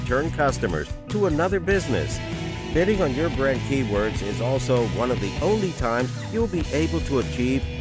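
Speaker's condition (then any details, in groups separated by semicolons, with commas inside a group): No condition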